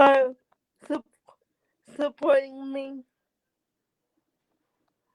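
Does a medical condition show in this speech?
Yes: cerebral palsy.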